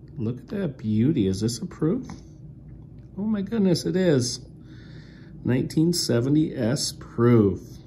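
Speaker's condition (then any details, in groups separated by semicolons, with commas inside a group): No condition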